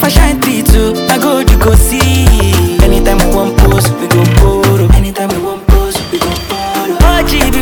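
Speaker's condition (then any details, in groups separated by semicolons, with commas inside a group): No condition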